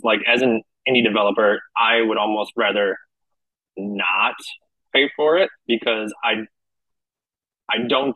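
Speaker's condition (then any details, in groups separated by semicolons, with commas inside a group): Stutter; stutter since age 6, almost 20 years before trying to overcome it, began public speaking around 25; stutter still present, learning to use it better and fear it less; could never speak fluently in school talks or speech classes, public speaking a disaster; blocks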